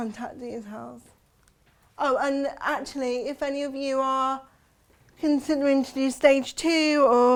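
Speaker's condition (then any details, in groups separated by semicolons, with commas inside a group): Cerebral palsy; since birth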